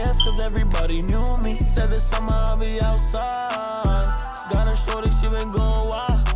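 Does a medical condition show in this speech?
No.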